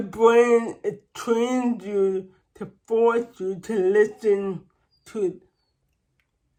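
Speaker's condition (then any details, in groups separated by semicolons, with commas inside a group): Cerebral palsy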